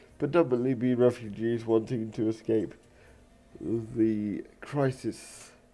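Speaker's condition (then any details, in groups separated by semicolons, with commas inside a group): Cerebral palsy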